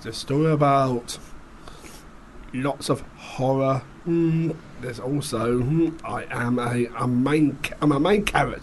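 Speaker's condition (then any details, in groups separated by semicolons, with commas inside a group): Down syndrome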